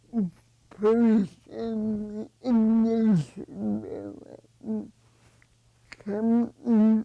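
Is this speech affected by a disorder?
Yes: cerebral palsy.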